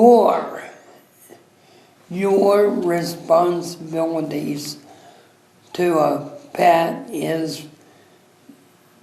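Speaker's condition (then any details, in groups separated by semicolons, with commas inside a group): Cerebral palsy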